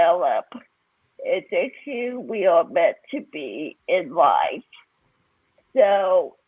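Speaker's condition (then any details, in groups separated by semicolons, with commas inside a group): Cerebral palsy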